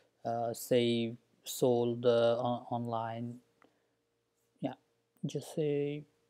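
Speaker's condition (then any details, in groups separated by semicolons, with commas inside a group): No condition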